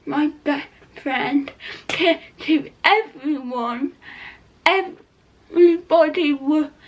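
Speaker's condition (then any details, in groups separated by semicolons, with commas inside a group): Cerebral palsy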